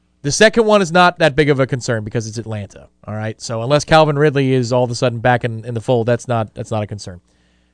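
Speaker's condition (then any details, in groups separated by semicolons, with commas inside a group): No condition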